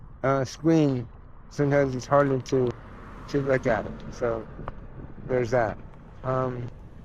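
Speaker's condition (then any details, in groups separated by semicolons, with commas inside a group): Cerebral palsy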